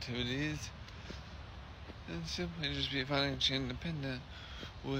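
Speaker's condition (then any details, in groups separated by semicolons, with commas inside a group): Traumatic brain injury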